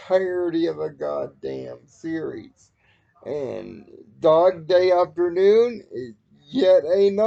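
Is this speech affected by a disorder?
Yes: cerebral palsy.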